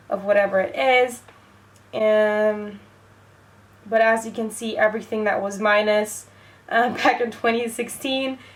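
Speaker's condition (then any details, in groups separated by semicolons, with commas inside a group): No condition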